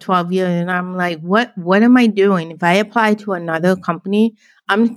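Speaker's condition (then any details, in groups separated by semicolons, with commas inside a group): Deafblind, born deaf; narrowed visual field; hearing aid on right, cochlear implant on left, about 40 degree visual field; can speak, signing easier than speaking English in videos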